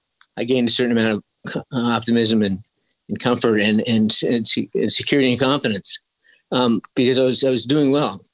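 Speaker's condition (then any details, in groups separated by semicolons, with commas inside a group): Early onset Parkinson's disease; first signs twitching pinky and sore shoulder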